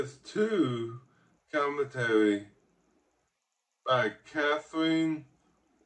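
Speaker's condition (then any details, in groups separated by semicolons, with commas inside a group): Ataxic cerebral palsy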